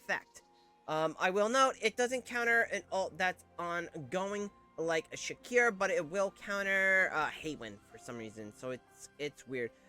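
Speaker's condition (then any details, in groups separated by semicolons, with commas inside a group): No condition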